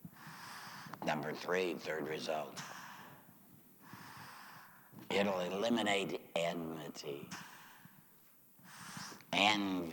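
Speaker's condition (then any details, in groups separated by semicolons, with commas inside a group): Laryngectomy; chemo and radiation; says used to serve God with voice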